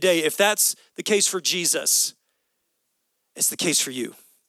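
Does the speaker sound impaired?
No.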